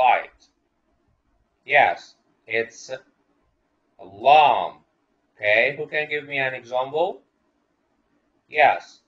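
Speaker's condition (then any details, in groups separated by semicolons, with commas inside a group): No condition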